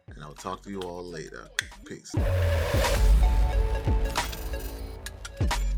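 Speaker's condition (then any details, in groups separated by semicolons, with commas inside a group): No condition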